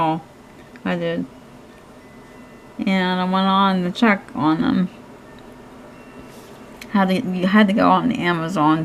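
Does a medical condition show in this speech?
Yes: cerebral palsy; hands affected, shaking.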